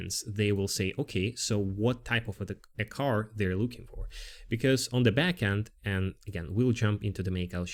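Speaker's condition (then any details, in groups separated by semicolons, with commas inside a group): No condition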